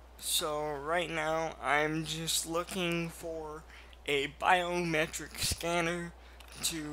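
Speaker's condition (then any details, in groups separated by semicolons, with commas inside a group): Cerebral palsy, mild; speech sometimes affected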